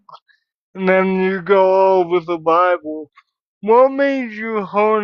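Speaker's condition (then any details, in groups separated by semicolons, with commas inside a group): Cerebral palsy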